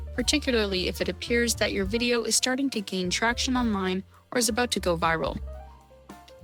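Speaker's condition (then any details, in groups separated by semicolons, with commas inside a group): No condition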